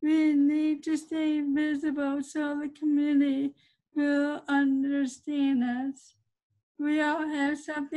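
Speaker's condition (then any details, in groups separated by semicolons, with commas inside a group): Cerebral palsy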